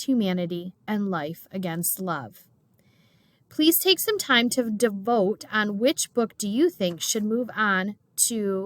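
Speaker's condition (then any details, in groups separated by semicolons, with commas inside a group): No condition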